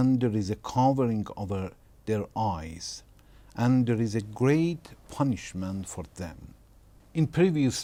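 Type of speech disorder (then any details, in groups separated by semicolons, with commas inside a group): None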